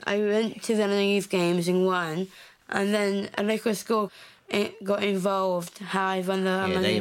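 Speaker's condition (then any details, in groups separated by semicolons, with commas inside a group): Down syndrome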